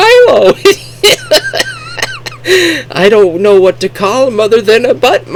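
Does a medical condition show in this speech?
No.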